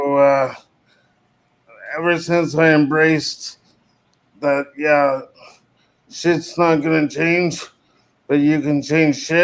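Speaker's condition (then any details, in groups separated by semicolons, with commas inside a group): Cerebral palsy; from birth, lifelong wheelchair use; diagnosed at 6 months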